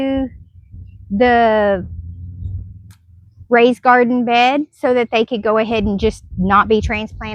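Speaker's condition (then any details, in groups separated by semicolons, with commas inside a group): No condition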